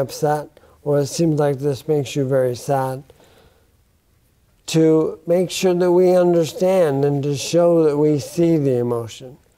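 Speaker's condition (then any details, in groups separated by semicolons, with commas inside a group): Bulbar onset ALS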